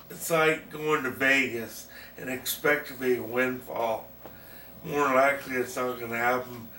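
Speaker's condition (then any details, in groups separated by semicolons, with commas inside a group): Brain injury; accident; years after accident at 18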